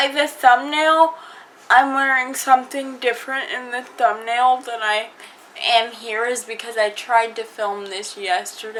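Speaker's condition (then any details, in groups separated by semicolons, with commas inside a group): Cerebral palsy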